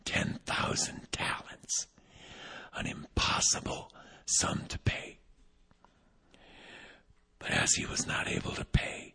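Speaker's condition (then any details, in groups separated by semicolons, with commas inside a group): Vocal cord paralysis, unilateral; voice not yet back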